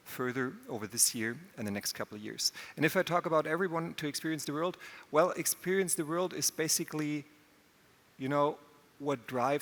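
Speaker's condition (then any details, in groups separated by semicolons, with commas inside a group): No condition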